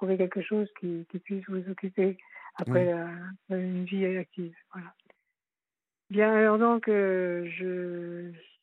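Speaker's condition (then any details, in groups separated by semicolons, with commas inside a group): Parkinson's disease; left leg dragging, frequent tripping, noticed by sports coach, diagnosed by rheumatologist, confirmed by neurologist; four years since diagnosis, unchanged treatment without side effects, leg dragging gone, Marseille neurologist six-monthly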